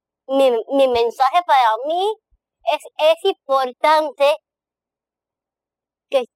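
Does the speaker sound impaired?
Yes: Down syndrome; present from birth.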